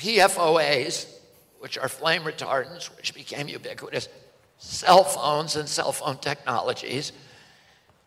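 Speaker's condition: Spasmodic dystonia; not sick or upset

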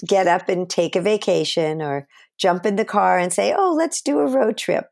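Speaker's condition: No condition

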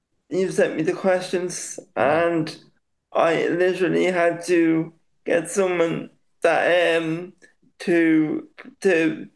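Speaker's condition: Cerebral palsy; very slightly delayed speech, takes longer to form thoughts into words

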